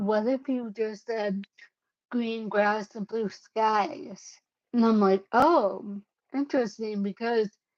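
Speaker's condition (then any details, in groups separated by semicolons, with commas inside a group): Cerebellar ataxia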